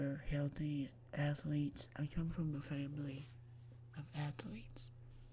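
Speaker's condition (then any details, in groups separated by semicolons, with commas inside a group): Myasthenia gravis; major emergency surgery, no cure; lungs collapsed while hospitalized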